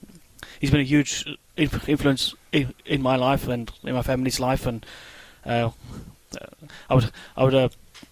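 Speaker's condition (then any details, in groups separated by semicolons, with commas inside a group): Stutter; childhood onset after rat poison ingestion, hospitalized, first blamed on nerve damage, later found genetic; about 29 years since onset, told not curable, educated by Dr. Bird at Blank Center; severe in childhood, withdrew socially, avoided public speaking and answering telephone; repeated sounds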